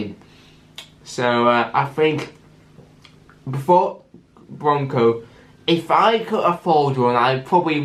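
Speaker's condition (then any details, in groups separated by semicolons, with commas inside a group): Cerebral palsy with stammer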